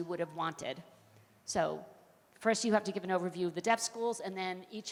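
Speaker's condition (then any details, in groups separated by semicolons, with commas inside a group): No condition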